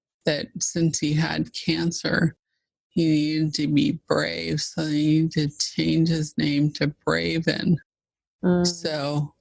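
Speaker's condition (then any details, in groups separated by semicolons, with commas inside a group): ALS (Lou Gehrig's disease); fast progressing form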